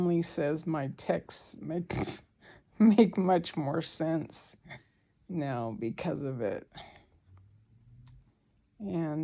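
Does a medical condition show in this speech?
Yes: ALS; breathing expected to worsen.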